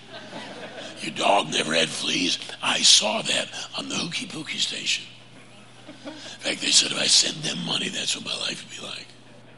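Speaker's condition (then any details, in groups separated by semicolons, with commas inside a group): Laryngeal cancer; vocal cord cancer, prior chemo and radiation, 35 treatments over about seven weeks; cancer recurred at fourth three-month checkup, laryngectomy scheduled, no spread on MRI, PET scans; deep raspy 'Batman voice', much weaker than before, prosthesis speech planned after laryngectomy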